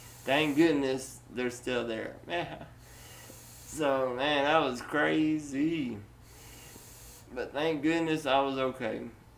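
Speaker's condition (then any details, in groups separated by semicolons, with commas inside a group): Duchenne muscular dystrophy; spinal curvature surgery, steroids when young, uses wheelchair; full-time bipap-like ventilator, steroids affected breathing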